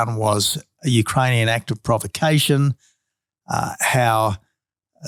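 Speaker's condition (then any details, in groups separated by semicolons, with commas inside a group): No condition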